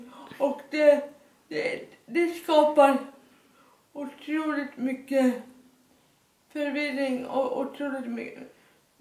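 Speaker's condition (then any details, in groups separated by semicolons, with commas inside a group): Dyskinetic cerebral palsy; dyskinetic form, severe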